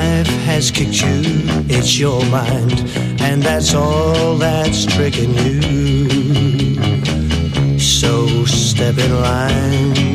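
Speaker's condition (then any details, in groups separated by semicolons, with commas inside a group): No condition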